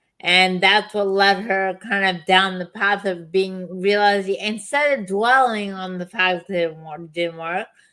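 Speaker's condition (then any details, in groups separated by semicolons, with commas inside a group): Chronic lyme disease; voice and speech unclear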